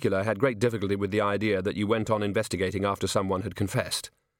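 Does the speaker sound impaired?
No.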